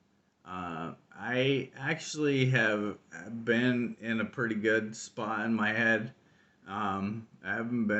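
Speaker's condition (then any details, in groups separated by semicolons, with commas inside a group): ALS; very slow voice, slowing a lot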